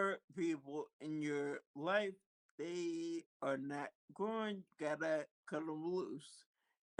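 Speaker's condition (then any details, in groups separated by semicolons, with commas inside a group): Multiple sclerosis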